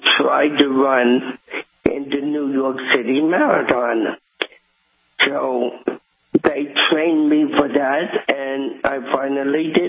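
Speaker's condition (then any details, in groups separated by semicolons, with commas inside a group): Cerebral palsy; could not lie on back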